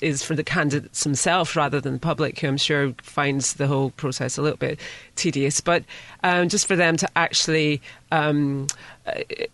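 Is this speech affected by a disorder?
No.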